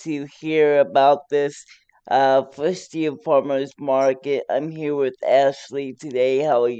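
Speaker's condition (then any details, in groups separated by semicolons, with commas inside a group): Cerebral palsy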